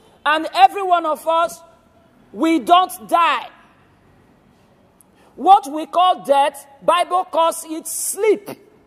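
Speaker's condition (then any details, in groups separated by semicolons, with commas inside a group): No condition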